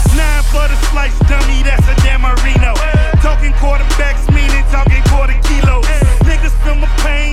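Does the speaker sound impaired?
No.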